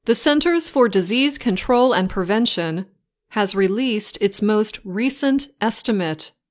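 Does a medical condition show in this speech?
No.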